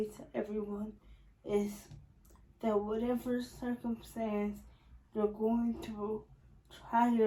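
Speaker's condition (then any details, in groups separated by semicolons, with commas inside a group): Spastic quadriplegic cerebral palsy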